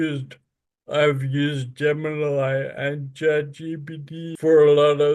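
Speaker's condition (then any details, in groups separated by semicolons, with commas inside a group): Friedreich's ataxia; speech impediment, speech not fully working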